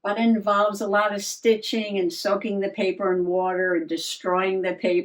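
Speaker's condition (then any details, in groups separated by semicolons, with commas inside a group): No condition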